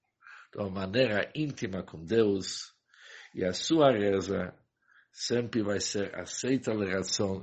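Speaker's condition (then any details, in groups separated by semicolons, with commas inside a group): No condition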